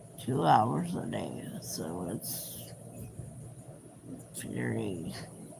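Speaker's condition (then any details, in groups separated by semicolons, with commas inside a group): Cerebral palsy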